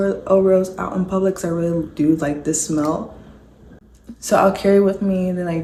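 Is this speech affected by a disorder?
No.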